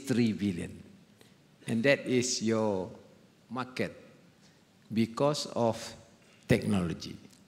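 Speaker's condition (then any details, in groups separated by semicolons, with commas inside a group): No condition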